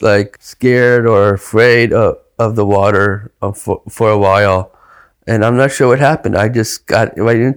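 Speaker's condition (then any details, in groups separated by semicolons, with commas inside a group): Down syndrome; developmental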